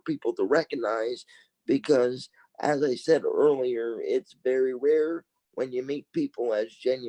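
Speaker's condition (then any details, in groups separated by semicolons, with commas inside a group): Cerebral palsy; from birth, lack of oxygen after lung collapse, lifelong wheelchair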